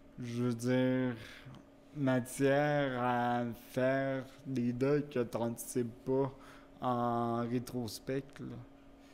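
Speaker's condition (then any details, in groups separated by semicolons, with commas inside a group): Cerebral palsy; wheelchair use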